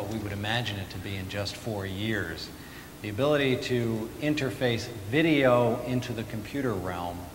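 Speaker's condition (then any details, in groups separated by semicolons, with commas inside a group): No condition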